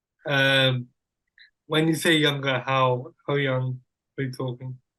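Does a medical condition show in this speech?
Yes: cerebral palsy; acquired after birth, wheelchair user, many childhood surgeries.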